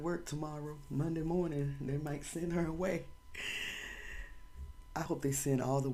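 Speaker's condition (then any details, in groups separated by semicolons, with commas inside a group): No condition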